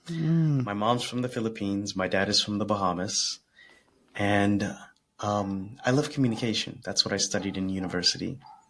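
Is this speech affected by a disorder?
No.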